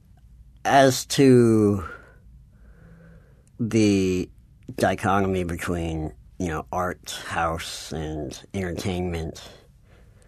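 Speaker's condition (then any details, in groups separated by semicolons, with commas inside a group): Cleft palate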